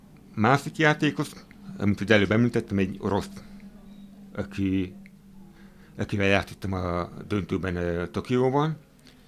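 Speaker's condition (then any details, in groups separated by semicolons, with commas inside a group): Hearing impairment; hard of hearing, uses hearing aid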